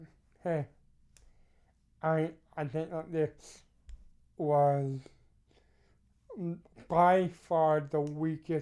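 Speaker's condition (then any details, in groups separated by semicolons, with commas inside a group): Cerebral palsy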